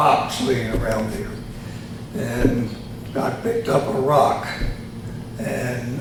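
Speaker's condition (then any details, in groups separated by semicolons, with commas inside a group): Tongue cancer surgery; both sides of tongue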